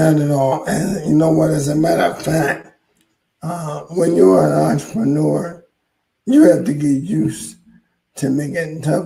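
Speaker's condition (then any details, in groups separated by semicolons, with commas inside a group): ALS; hoarse voice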